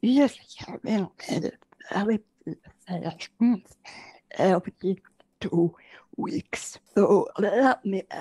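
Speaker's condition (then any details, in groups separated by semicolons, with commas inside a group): Generalized dystonia; generalized, leg weakness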